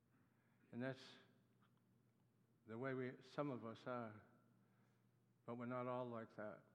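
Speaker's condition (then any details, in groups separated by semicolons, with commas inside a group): Parkinson's disease; Parkinson's attacks muscles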